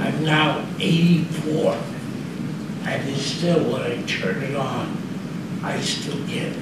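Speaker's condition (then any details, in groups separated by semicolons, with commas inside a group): Essential tremor; onset as hand trembling, deep brain stimulation implant; severe, after deep brain stimulation operation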